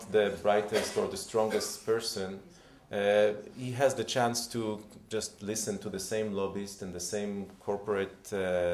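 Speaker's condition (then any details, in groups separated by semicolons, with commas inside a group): No condition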